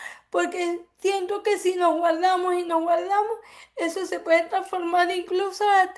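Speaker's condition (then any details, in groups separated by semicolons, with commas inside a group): Cerebral palsy; affects speech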